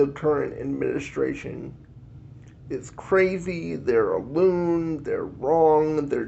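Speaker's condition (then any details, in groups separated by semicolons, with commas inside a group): Cerebral palsy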